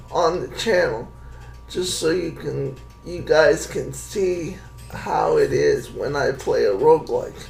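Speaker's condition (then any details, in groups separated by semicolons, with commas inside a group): Cerebral palsy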